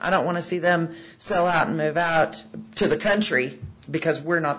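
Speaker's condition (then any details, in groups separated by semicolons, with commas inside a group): No condition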